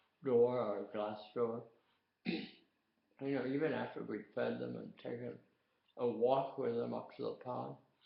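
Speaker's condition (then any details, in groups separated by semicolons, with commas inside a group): Tongue cancer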